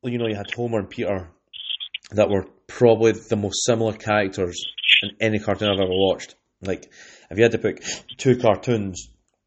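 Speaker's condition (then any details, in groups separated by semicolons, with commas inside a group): No condition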